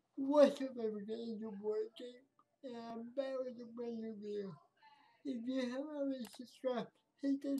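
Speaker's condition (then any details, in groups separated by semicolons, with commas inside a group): Cerebral palsy; speech affected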